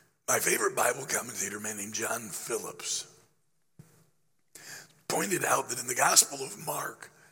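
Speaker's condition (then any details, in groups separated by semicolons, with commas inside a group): Laryngeal cancer after radiation; still affected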